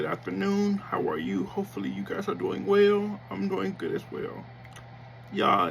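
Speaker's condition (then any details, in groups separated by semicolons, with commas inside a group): Cerebral palsy; affects motor skills and speech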